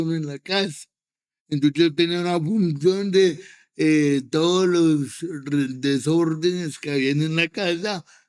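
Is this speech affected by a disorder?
Yes: cerebral palsy.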